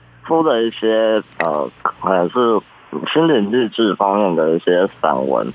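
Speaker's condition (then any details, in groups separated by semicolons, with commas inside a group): Congenital muscular dystrophy; present from birth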